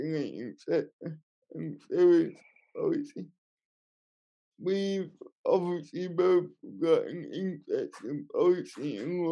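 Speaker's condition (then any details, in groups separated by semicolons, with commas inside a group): Cerebral palsy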